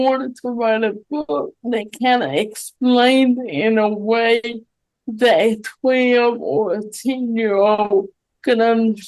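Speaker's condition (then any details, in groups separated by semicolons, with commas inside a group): Cerebral palsy; speech most affected area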